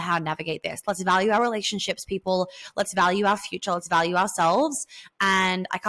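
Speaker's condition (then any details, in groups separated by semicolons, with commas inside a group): No condition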